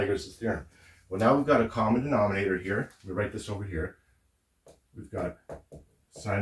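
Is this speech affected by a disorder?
No.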